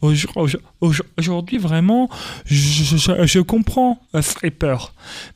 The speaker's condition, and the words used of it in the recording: Stuttering. Mais toute la difficulté, ça va être de pouvoir jouer des héros normaux avec cet accent qui est le bégaiement.